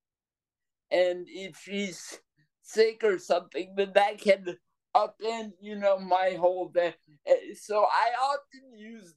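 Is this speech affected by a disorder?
Yes: cerebral palsy; breathing struggles some days affect speech, voice lags behind thoughts when excited or nervous.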